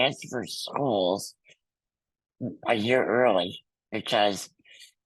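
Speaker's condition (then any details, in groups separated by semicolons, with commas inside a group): Muscular dystrophy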